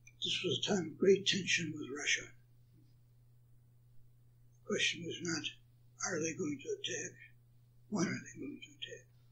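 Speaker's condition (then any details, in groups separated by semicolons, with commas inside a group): Parkinson's; attributed to Agent Orange exposure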